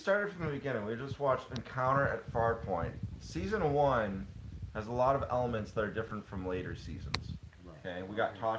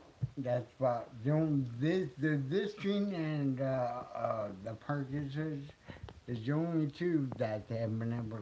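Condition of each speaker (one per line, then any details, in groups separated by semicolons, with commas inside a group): No condition
Huntington's disease; inherited; movement affected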